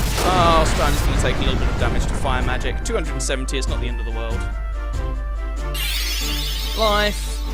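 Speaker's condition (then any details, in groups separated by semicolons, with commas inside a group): No condition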